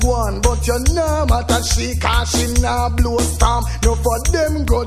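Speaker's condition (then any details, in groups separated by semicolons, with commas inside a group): No condition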